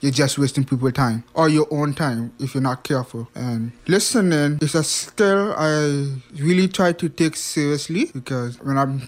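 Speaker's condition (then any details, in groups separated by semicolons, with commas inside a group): Hearing impairment; past speech impediment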